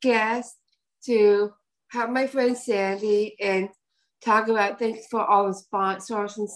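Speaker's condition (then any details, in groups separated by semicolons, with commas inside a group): Down syndrome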